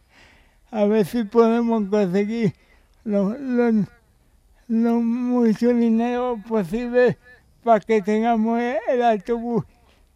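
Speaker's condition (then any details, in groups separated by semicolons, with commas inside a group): Cerebral palsy; extra support for daily living since birth, Aspace Sevilla day centre for stimulation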